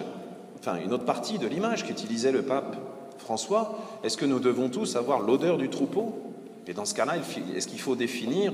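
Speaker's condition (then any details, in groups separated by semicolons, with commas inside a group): No condition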